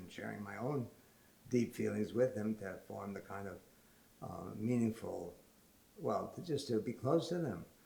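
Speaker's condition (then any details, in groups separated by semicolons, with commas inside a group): ALS; about a year since diagnosis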